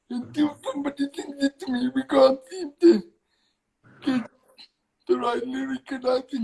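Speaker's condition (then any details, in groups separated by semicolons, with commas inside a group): Cerebral palsy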